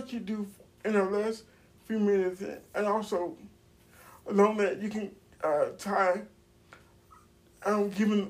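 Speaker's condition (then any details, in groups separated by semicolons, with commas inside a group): Cerebral palsy; uses wheelchair, age 42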